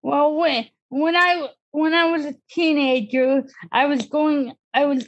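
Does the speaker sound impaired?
Yes: cerebral palsy; disability since childhood.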